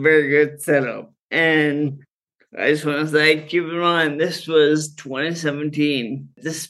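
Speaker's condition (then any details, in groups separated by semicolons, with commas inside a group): Friedreich's ataxia; genetic neuromuscular condition, present from birth, normal childhood, slowly worsening, diagnosed in college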